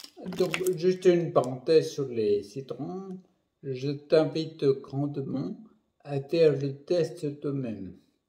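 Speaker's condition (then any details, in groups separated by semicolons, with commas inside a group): Primary progressive multiple sclerosis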